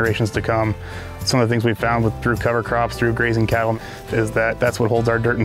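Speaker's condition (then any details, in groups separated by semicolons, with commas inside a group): No condition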